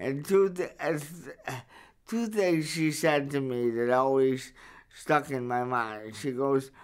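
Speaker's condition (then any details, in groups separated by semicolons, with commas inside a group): Cerebral palsy; verbal, able to speak up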